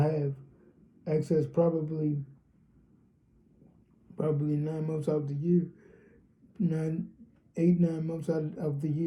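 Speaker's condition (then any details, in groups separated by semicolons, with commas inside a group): Cerebral palsy, spastic diplegia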